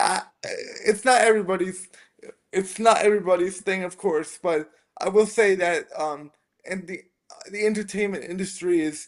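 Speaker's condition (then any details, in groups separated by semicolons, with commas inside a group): Spastic quadriplegic cerebral palsy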